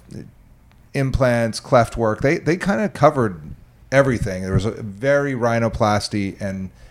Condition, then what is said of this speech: None; typical speech.